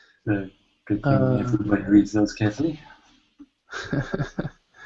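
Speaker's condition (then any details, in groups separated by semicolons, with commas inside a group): No condition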